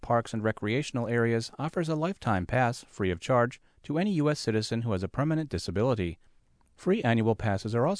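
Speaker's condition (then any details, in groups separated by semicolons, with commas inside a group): No condition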